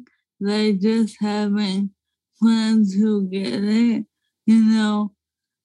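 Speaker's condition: ALS; diagnosed as a young woman

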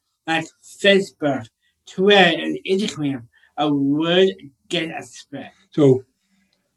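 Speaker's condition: Down syndrome; heart defect with two holes

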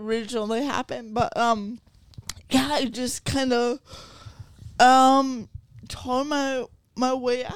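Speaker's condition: Cerebral palsy

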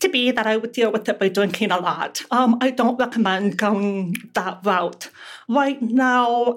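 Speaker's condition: Deafness; relies on lip reading

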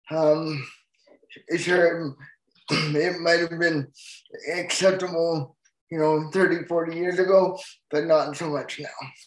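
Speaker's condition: Cerebral palsy; full-time wheelchair user

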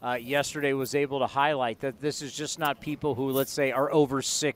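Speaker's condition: No condition

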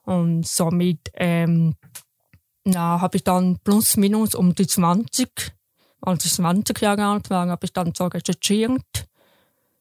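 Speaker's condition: Deafness, congenital; wears hearing aids or cochlear implants with magnetic coil, can hear music, learning sign language

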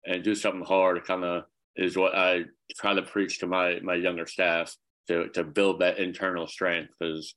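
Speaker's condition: Cleft palate, severe; speech impediment growing up, speech therapy all through school

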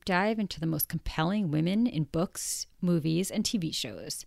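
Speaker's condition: No condition

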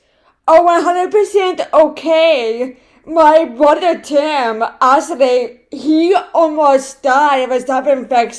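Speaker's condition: Cerebral palsy, right side

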